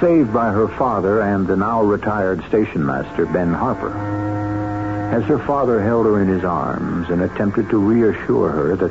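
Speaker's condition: No condition

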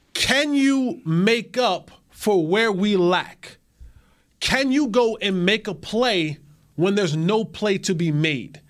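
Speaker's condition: No condition

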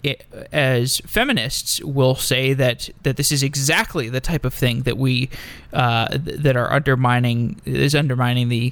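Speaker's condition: No condition

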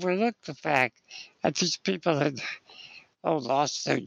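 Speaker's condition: Spinal muscular atrophy; age 60

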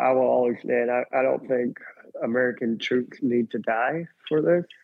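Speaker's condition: Cleft lip and palate; congenital

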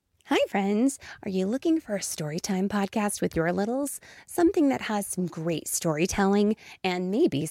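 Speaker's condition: No condition

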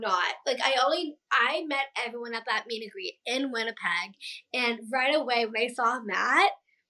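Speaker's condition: Down syndrome; past speech therapy

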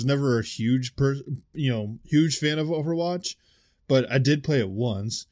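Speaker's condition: No condition

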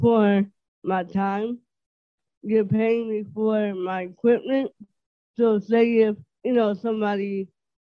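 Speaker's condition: Dysarthria; speech impediment

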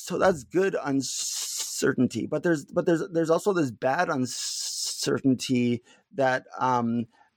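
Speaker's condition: Stuttering; not stuttering much currently; little stuttering currently; repeated words, blocks

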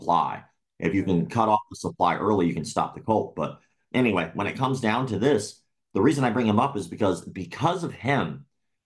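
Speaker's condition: Cleft lip and palate; speech impediment

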